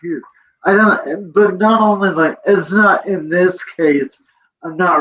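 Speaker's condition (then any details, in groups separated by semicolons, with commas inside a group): Cerebral palsy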